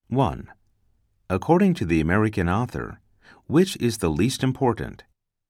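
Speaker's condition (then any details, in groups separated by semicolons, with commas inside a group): No condition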